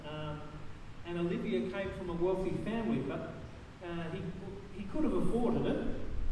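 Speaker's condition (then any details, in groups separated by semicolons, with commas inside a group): No condition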